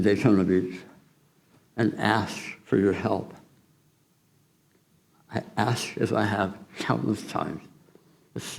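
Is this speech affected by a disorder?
Yes: tongue cancer surgery.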